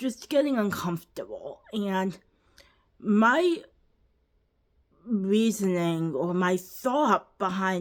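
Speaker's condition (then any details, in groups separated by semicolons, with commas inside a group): Cerebral palsy, quadriplegic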